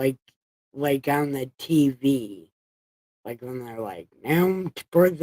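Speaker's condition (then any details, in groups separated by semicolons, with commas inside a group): Brain injury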